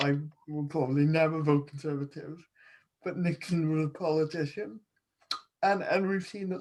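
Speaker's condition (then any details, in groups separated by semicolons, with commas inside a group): Cerebral palsy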